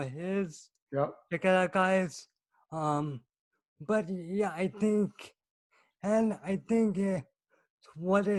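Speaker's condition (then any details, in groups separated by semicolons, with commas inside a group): Cerebral palsy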